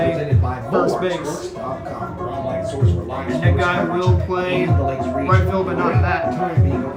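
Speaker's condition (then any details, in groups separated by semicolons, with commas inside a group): No condition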